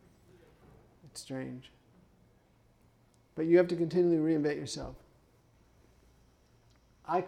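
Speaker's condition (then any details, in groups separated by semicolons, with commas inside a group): Parkinson's; speech therapy judged unnecessary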